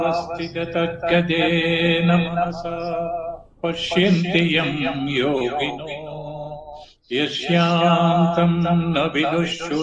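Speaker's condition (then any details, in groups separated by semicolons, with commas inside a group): No condition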